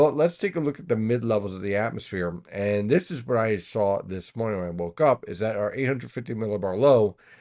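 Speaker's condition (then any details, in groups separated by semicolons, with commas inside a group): No condition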